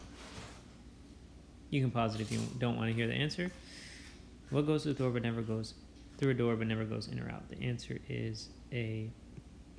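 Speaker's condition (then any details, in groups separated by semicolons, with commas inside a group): No condition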